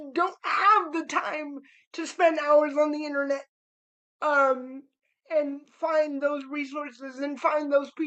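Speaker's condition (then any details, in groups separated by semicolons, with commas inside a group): Cerebral palsy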